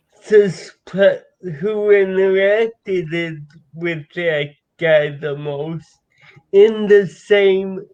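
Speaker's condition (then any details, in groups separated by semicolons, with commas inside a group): Cerebral palsy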